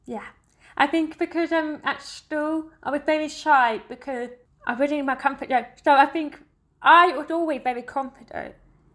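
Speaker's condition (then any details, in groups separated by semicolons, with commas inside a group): Deafness; dances by counting and following partner Giovanni's lead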